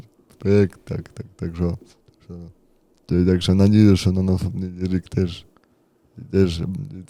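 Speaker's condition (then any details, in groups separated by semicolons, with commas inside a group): Cerebral palsy; affects movement and walking, muscle surgery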